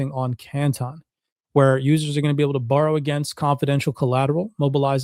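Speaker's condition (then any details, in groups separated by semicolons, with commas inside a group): No condition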